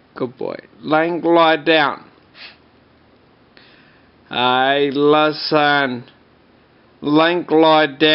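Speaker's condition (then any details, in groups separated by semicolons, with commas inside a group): Multiple sclerosis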